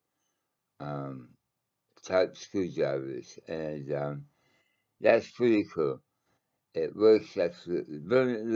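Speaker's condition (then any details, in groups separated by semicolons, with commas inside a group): Mouth cancer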